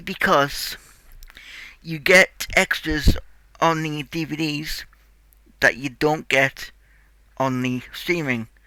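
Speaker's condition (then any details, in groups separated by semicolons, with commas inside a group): Cerebral palsy; tight muscles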